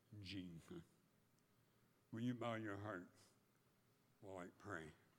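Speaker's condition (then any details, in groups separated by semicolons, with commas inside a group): Speech impediment; 17 surgeries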